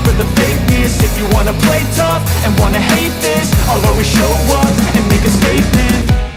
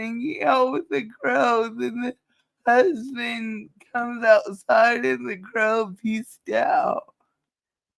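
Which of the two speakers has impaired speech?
The second: cerebral palsy; from birth, affects walking; cerebral palsy affects how she talks.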